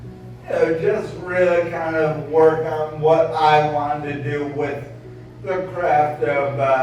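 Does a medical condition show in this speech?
Yes: ALS; voice sounds impaired.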